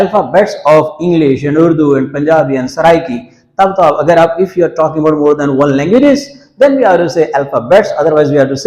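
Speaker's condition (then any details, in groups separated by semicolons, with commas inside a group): No condition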